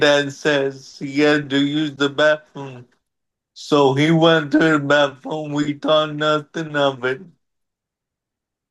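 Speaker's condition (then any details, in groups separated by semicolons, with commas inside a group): Cerebral palsy; wheelchair over the years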